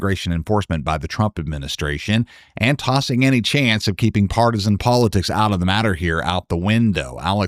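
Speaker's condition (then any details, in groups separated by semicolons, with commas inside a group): No condition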